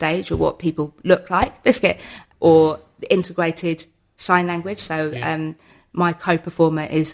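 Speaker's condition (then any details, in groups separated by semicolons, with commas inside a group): Tourette's syndrome; noticeable multiple motor and vocal tics, intensified early 20s, wheelchair user, strapped in during stage performances; tics ongoing throughout conversation, unchanged since using wheelchair, continue when alone; hedgehog, sausage, cats interrupting speech, worse with heightened emotion, fluctuates unpredictably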